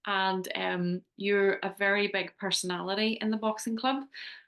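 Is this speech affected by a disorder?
No.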